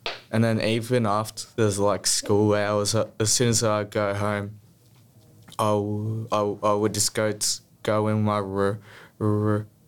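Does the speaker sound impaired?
Yes: stutter; childhood stutter, therapy grades 1-4, smooth speech at Box Hill Clinic 2 years from 14-15; here repeated words, prolonged sounds.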